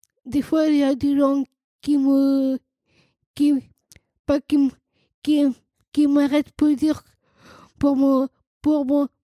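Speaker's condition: Down syndrome, trisomy 21

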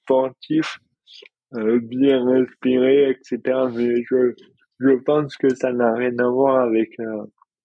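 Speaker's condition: Dystonia; no longer falls

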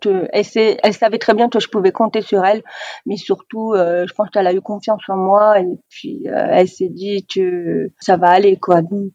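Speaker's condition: Deafness, severe; deaf since childhood, diagnosed age four, hearing aids since four, from extreme prematurity, neonatal resuscitation; oralist, uses some sign language

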